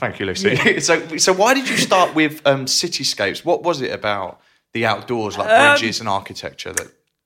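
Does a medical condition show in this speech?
No.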